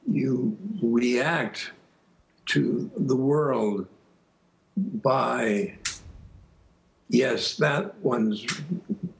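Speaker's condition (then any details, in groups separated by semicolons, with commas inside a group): Aphasia; aphasia after stroke; speech stops, and things like that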